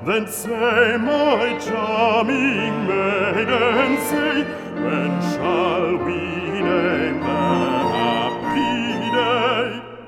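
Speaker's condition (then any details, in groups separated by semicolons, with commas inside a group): No condition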